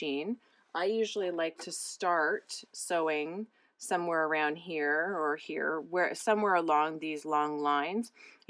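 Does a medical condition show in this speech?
No.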